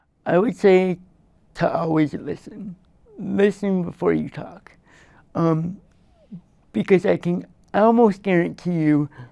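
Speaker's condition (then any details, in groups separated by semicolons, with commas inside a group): Quadriplegic cerebral palsy; affects speech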